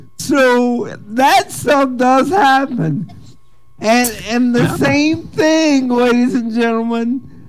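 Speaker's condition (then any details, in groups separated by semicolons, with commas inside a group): Cerebral palsy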